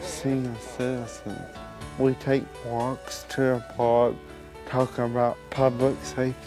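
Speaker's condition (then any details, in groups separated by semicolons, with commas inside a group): Cerebral palsy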